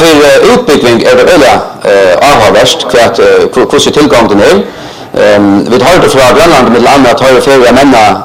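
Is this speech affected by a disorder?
No.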